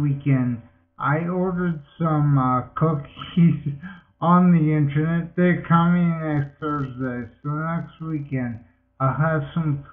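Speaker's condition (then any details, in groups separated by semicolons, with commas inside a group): Multiple sclerosis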